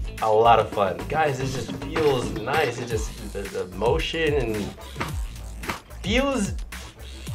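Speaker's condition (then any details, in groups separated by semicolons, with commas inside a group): No condition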